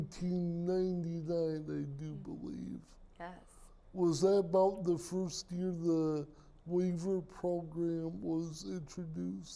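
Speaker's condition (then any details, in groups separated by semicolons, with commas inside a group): Cerebral palsy; speech impairment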